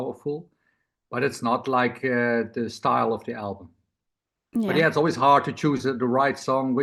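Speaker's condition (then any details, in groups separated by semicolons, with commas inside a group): No condition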